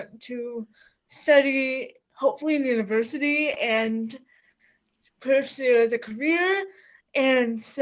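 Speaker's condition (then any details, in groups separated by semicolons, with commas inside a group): Cerebral palsy; occasional trouble articulating words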